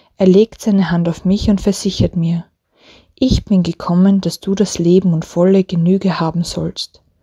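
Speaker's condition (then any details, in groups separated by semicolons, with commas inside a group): No condition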